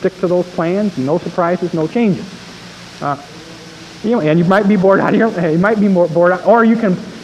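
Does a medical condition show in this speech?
No.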